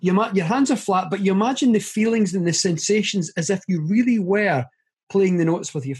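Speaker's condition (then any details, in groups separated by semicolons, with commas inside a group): No condition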